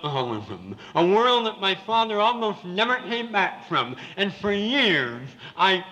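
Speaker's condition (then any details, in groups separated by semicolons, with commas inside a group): Severe cleft palate with lisp; congenital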